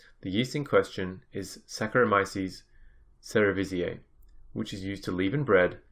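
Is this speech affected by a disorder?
No.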